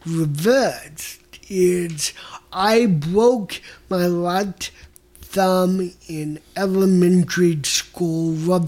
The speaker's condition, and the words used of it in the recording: Cerebral palsy. You know, and it's like, I don't think that you have a feminine voice.